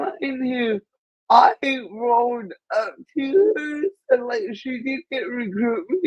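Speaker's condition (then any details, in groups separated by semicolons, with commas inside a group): Cerebral palsy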